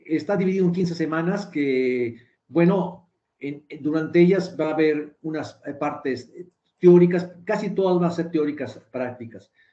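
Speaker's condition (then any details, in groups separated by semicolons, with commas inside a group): No condition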